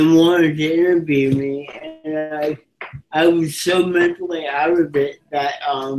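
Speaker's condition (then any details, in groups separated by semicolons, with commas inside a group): Cerebral palsy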